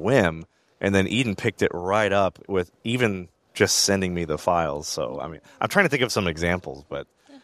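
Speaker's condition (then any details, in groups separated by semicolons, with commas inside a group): No condition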